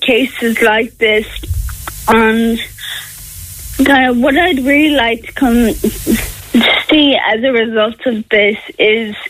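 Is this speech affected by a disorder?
Yes: Friedreich's ataxia; rare progressive neuromuscular disease, nerve damage, muscle weakness, mobility loss, awaiting HSE reimbursement of Skyclarys.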